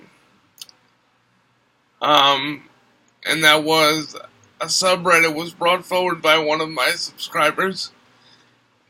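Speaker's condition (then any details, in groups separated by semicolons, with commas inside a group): Cerebral palsy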